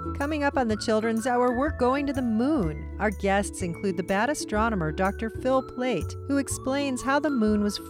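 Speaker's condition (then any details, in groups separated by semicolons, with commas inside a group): No condition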